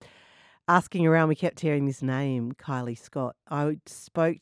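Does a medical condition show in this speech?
No.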